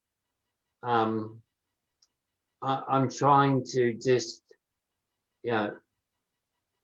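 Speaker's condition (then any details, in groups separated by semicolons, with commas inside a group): Motor neurone disease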